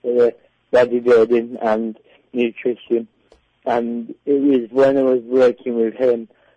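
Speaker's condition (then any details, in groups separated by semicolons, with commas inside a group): Cerebral palsy; cerebral palsy from birth, predicted never to walk, walked with walking frame, prone to rounded shoulders; back training straightened posture and shoulders; delayed development and talking, speech therapy paid by parents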